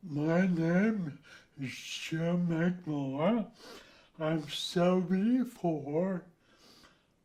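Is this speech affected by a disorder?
Yes: spinocerebellar ataxia type 6, SCA6; affects walking and speech.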